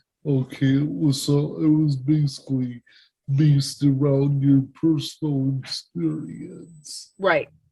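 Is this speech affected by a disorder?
Yes: cerebral palsy; speech impairment.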